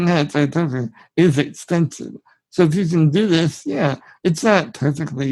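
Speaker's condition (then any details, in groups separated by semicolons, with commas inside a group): Spinal muscular atrophy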